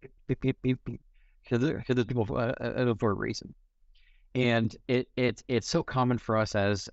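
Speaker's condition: Stuttering; disfluencies may sound like audio buffering; repeated sounds

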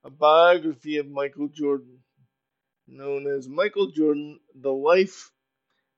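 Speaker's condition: Cerebral palsy; uses power wheelchair

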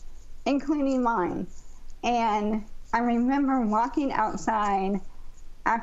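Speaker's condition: ALS; used amplifier much of the time to be heard

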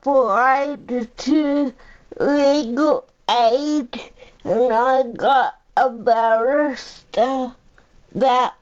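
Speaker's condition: Cerebral palsy; uses a power chair

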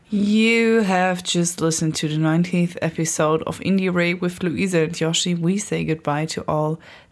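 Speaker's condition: No condition

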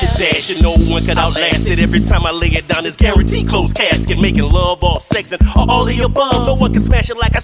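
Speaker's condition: No condition

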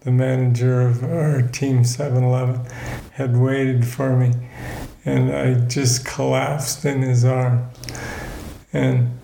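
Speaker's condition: Parkinson's disease; degenerative nervous system disorder, about 18 years since diagnosis; still cycling, balance problems, reduced control of body functions, tasks take much longer

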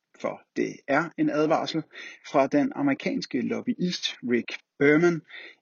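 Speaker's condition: No condition

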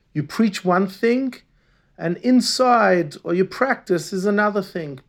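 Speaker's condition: No condition

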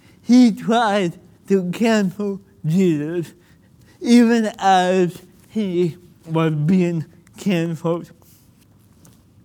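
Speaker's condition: Cerebral palsy; birth oxygen loss

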